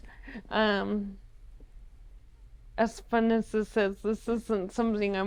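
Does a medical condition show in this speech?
Yes: ALS.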